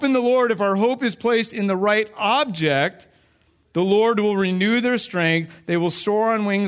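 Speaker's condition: No condition

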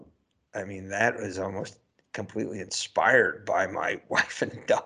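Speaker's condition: No condition

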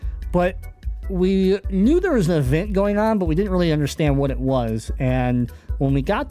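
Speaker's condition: Cleft palate; congenital cleft palate

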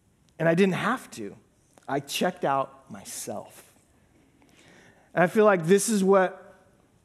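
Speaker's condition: No condition

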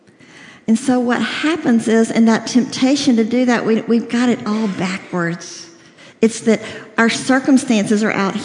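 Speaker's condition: Cleft lip and palate, severe

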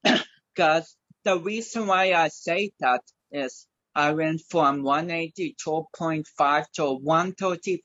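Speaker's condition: Cerebral palsy; speech affected

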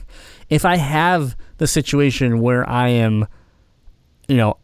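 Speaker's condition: Cleft palate; surgery after surgery in childhood

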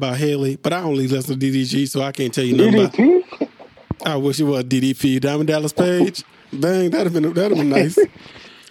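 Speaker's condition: No condition

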